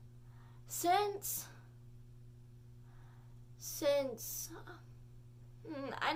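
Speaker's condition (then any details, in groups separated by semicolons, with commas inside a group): Cerebral palsy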